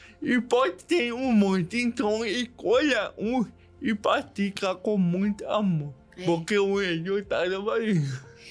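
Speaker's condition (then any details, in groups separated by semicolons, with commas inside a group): Cerebral palsy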